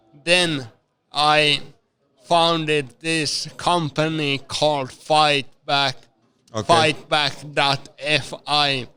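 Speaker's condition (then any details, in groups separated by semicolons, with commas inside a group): Severe traumatic brain injury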